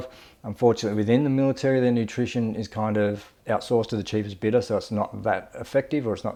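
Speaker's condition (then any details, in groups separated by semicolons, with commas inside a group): No condition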